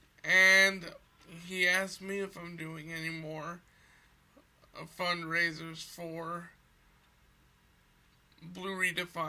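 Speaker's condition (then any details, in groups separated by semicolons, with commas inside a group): Cerebral palsy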